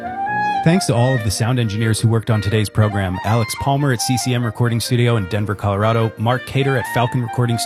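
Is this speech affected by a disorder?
No.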